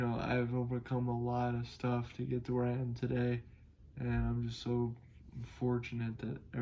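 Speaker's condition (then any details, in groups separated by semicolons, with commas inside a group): Cerebral palsy; able to speak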